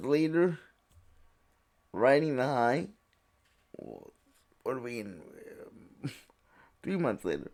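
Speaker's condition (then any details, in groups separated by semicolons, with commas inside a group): Cerebral palsy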